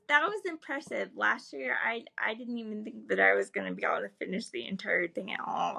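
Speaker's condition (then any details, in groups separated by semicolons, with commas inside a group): Cerebral palsy, spastic; able to speak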